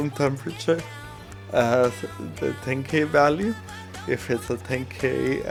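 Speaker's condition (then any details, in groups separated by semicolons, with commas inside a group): Cerebral palsy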